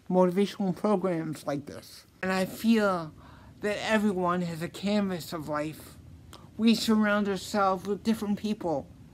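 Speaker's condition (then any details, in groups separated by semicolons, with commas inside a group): Cerebral palsy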